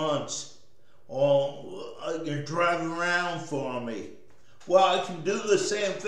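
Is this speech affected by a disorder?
Yes: cerebral palsy; present from birth; speech may sound impaired.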